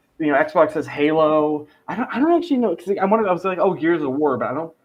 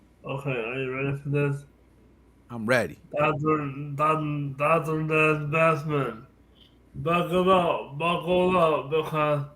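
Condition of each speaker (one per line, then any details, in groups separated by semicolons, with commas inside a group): No condition
Cerebral palsy; from birth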